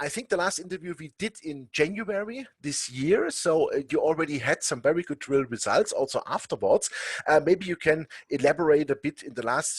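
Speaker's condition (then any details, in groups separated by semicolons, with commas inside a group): No condition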